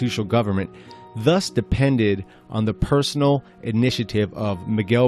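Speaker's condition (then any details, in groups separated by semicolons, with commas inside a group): No condition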